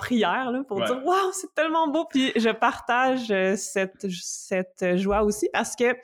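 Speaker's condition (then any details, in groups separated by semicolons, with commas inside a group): No condition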